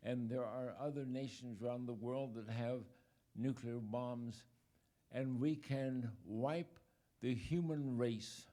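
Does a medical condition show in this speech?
Yes: ALS; body weakening, 2 years since onset.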